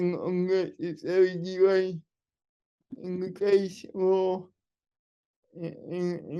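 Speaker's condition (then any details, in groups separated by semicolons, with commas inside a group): Cerebral palsy; wheelchair user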